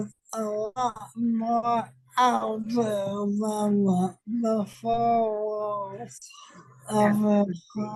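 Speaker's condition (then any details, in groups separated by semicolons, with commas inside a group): ALS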